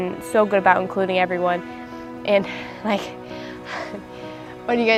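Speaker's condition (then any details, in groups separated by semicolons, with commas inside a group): No condition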